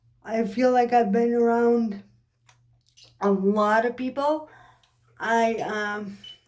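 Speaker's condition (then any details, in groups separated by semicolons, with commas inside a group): Cerebral palsy; occasional swallowing problems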